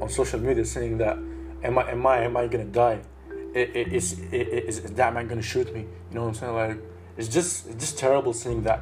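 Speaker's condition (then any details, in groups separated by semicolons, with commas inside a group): Stuttering; long-standing stutter; stuttering a lot during recording; worse when talking too fast; repeated sounds, prolonged sounds, blocks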